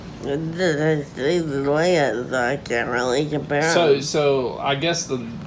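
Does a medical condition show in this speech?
Yes: Friedreich ataxia, severe.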